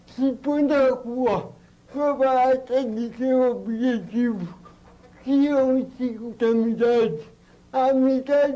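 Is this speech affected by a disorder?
Yes: cerebral palsy.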